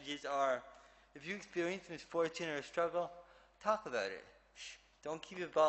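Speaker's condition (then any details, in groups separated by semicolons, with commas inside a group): Cerebral palsy; physical and occupational therapy from early age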